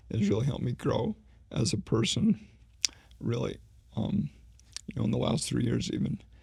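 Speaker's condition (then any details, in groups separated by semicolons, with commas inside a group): ALS; needs voice rest during conversation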